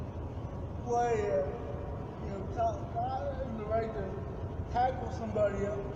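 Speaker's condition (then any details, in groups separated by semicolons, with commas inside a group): Cerebral palsy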